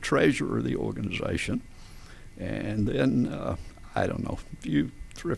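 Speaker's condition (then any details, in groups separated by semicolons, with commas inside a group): Spasmodic dysphonia; adductor type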